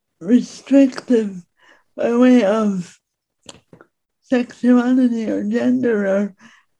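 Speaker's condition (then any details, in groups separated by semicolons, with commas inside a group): Speech impediment; disabled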